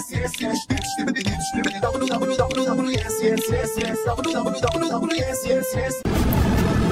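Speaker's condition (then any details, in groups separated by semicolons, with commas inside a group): No condition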